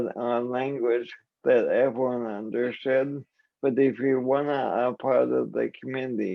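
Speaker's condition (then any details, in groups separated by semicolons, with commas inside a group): ALS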